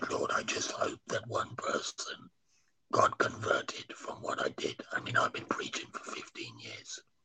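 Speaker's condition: Laryngectomy after cancer; cancer survivor

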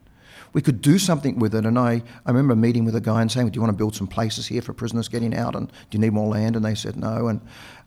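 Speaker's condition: No condition

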